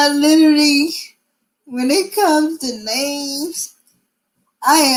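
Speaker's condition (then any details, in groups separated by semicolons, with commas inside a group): Cerebral palsy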